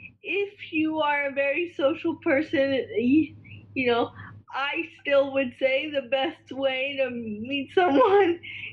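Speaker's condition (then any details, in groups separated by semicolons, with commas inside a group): Cerebral palsy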